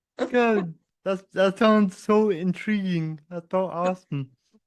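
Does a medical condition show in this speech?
Yes: cerebral palsy; present from birth.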